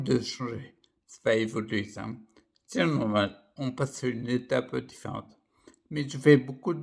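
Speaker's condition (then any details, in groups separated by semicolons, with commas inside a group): Primary progressive multiple sclerosis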